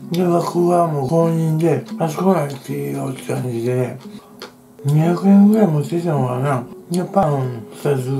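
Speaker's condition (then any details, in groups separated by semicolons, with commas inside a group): Tongue cancer, partial glossectomy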